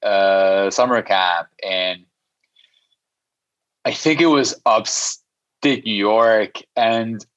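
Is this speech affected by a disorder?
Yes: stutter; stutter since childhood, stutters in six languages: English, French, Spanish, Arabic, Portuguese, Armenian; audible stutter during interview; no stuttering when singing, avoided speaking for years out of fear, later joined Toastmasters and debating club; here prolonged sounds, blocks.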